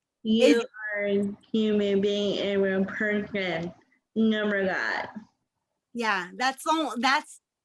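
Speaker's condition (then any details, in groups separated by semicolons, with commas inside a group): Cerebral palsy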